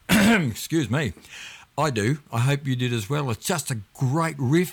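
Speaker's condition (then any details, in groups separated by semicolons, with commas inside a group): No condition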